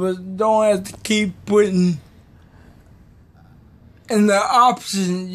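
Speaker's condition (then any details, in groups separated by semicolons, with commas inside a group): Cerebral palsy; affects muscles; uses adapted controller; may be hard to understand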